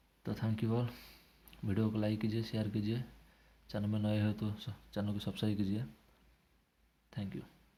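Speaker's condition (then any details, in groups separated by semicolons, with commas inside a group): No condition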